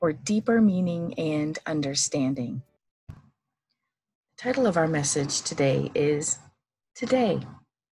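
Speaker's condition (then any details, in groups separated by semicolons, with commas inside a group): No condition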